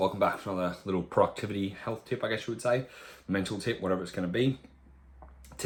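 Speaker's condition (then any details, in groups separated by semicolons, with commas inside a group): No condition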